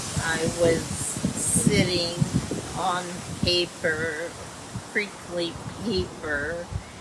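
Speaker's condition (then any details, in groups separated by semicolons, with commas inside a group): Dysarthria; speech worsening, still communicates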